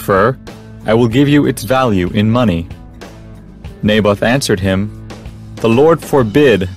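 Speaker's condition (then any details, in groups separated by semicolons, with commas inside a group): No condition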